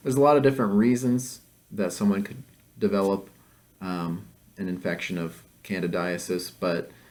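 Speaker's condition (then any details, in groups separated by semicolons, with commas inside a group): No condition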